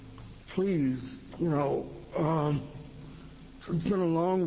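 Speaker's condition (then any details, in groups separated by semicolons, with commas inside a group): Cerebral palsy; lifelong cerebral palsy, stroke a year ago, walker needed for about a month after stroke; elderly, unable to function as before, weekly housekeeper through Oregon Project Independence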